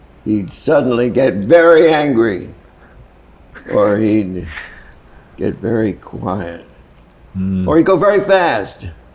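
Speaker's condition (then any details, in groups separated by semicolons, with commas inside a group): Parkinson's; worsening, often debilitating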